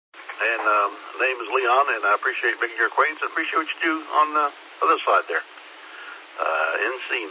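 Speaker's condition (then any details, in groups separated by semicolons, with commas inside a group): No condition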